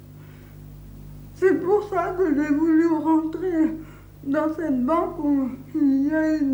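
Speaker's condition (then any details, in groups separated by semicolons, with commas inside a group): Cerebral palsy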